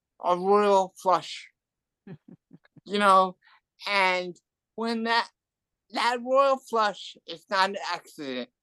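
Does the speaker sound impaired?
Yes: cerebral palsy and hearing loss; adult.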